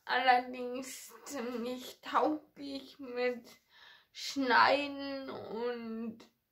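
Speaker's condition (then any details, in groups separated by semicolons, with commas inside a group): Ataxia; ataxia affecting hands and fingers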